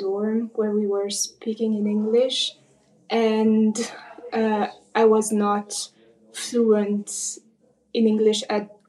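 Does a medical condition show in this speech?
Yes: covert stuttering; gradual onset in puberty, worse end of high school, father stuttered, therapy exercises unhelpful; early in accepting stutter, trying to be less covert; hid stutter with techniques in German, French, not in English, grew silent from fear; here prolonged sounds.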